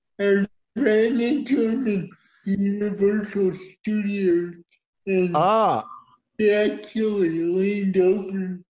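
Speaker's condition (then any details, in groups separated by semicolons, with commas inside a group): Cerebral palsy; uses wheelchair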